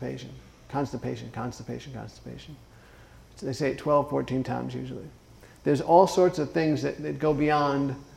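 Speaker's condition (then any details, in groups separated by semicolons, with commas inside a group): Parkinson's disease; Parkinson's onset age 41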